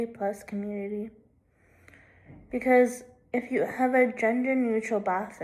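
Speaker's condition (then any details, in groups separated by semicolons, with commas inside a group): Cerebral palsy, left hemiplegia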